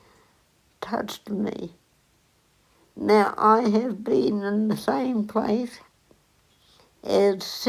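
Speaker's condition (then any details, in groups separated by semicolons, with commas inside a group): Cerebral palsy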